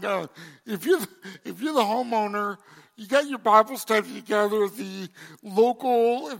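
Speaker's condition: Cerebral palsy; congenital

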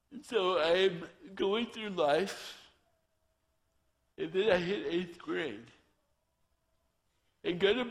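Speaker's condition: Torsion dystonia; hand tremor found at age 5

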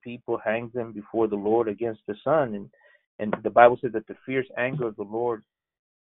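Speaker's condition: No condition

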